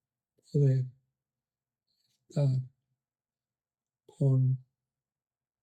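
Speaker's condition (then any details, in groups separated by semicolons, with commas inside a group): Amyotrophic lateral sclerosis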